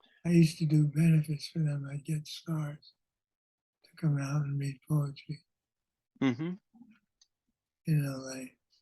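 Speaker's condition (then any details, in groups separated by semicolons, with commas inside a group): Parkinson's disease; lost former character voice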